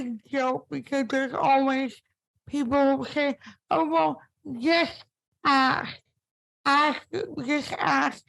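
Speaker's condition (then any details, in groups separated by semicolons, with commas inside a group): Spastic cerebral palsy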